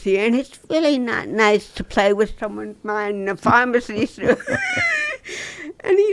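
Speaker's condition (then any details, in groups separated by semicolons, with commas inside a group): Cerebral palsy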